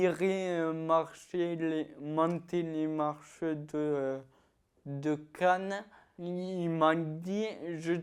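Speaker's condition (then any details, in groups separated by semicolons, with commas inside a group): Ataxia-telangiectasia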